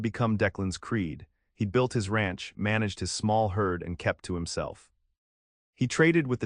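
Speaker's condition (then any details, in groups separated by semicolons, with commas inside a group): No condition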